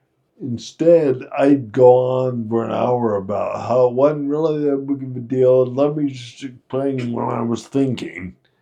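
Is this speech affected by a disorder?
Yes: Friedreich's ataxia.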